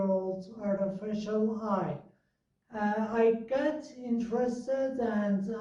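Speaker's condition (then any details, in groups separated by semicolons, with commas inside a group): Multiple sclerosis; about 16 years since diagnosis, medication, balance problems, drops things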